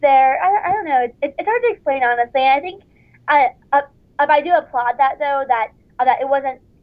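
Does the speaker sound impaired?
Yes: stuttering; stuttering since very young, speech therapy from young age, father stuttered when younger, believed genetic; hides stuttering at work as waitress; fluent in routine work talk, different voice in work mode, stutters in casual conversation, facial contortions; here repeated sounds, blocks.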